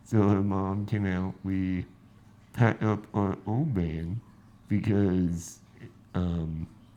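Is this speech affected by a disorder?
Yes: spinal muscular atrophy.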